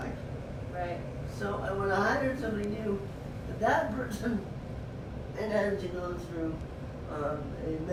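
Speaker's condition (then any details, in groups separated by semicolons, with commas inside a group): Cerebral palsy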